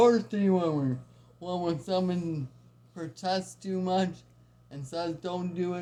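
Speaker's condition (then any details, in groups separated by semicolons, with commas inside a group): Multiple sclerosis; heavy medication; sounds unusual due to breathing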